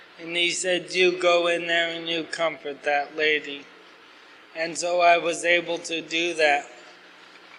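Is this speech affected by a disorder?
Yes: ALS.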